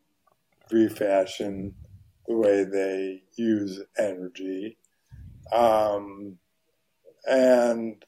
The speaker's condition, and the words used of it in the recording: ALS (motor neuron disease). It's my voice is so hoarse, and my right hand doesn't work.